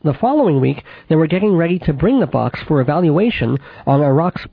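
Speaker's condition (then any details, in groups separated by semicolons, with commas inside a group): Cleft palate with lisp; could not nurse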